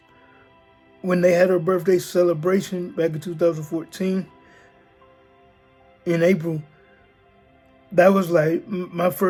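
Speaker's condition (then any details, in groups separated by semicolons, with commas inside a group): Cerebral palsy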